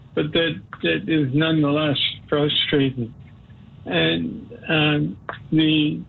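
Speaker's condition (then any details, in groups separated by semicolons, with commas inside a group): Parkinson's disease; onset at age 52, deep brain stimulation surgery, previously heavy medication doses with dyskinesia side effects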